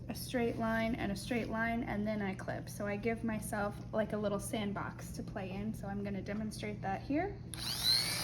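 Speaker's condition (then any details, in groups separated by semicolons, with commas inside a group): No condition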